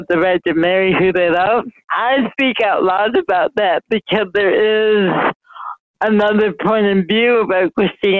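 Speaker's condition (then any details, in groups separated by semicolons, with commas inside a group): Mild cerebral palsy; speech affected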